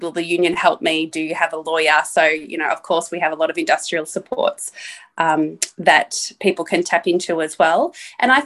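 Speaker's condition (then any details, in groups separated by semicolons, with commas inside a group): No condition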